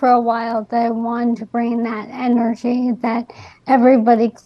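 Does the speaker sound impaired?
Yes: ALS; diagnosed before age 30, atypical for young female; recently diagnosed.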